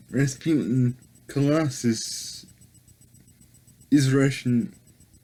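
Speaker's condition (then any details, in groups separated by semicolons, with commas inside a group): Cerebral palsy; affects all muscles; able to speak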